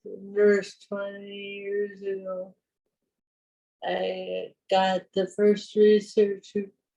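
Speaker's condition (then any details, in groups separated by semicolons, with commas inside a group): Parkinson's; voice weaker than before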